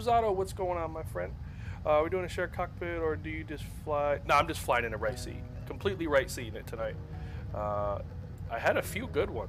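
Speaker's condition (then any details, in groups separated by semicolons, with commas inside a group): No condition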